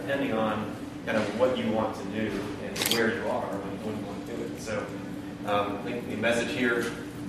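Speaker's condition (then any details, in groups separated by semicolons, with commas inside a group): No condition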